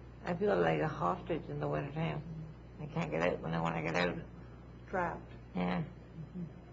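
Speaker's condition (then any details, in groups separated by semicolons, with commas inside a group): Cerebral palsy; restricted movement, wheelchair user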